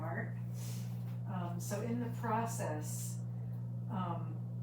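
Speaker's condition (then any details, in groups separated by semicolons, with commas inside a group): No condition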